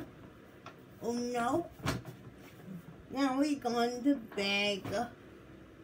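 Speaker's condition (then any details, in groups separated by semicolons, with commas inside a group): Cerebral palsy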